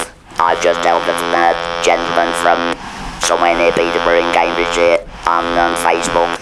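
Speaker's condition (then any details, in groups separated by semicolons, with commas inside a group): Laryngeal cancer with laryngectomy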